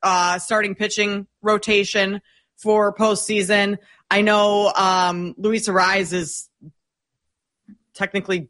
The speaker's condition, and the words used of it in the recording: None; typical speech.